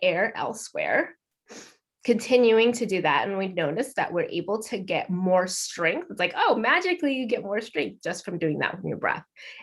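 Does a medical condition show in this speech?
No.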